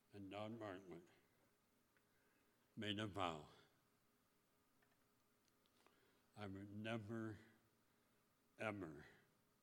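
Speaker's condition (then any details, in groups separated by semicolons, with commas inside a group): Speech impediment; mirror under lips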